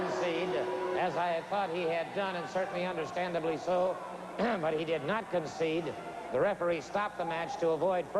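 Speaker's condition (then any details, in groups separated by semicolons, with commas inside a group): No condition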